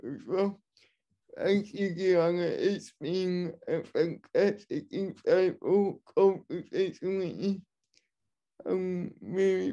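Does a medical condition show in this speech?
Yes: cerebral palsy, spastic and dyskinetic.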